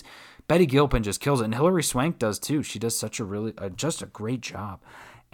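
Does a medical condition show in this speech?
No.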